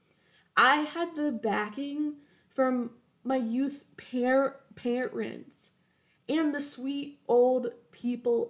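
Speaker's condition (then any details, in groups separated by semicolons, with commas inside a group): Stuttering; present since at least high school, only one in family who stutters; stutter much worse when starting current youth pastor job, slowly doing more phone calls; gets stuck on words, m and d sounds hard, speaking exhausting, more fear when listener cannot see; repeated sounds, prolonged sounds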